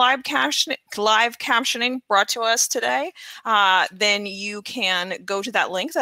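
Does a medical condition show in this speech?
No.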